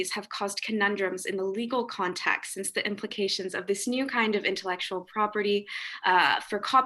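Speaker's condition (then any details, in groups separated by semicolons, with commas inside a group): No condition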